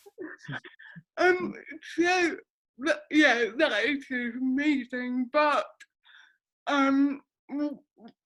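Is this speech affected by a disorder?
Yes: cerebral palsy.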